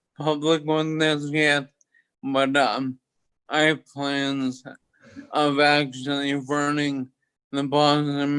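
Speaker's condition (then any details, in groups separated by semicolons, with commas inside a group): Toxic leukoencephalopathy, locked-in syndrome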